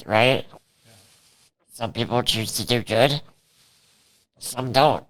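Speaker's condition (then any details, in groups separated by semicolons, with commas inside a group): Cerebral palsy; present from birth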